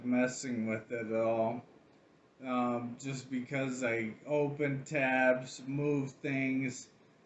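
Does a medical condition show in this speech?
Yes: ALS.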